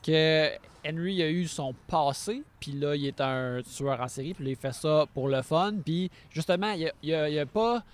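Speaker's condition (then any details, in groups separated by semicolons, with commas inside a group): No condition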